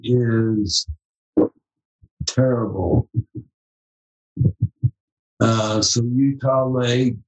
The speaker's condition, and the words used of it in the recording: ALS (motor neuron disease). My saliva goes into my lungs real easily because my throat is really affected.